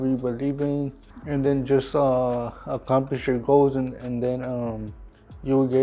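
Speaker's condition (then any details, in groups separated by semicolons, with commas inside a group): Cerebral palsy; cerebral palsy, premature birth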